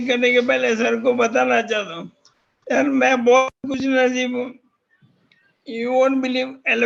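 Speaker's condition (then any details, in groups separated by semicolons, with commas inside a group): Motor neurone disease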